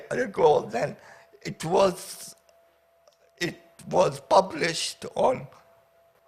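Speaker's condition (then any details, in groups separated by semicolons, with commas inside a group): Paraplegia with essential tremor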